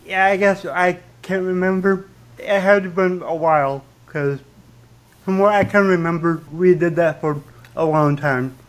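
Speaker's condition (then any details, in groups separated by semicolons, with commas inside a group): Cerebral palsy with stutter; fillers before known hard words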